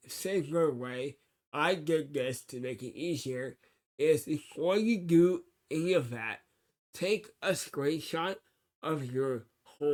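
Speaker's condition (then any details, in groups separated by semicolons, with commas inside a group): Cerebral palsy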